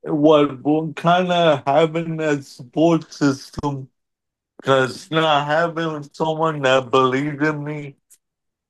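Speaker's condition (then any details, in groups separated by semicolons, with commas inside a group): Cerebral palsy; could walk a little as a child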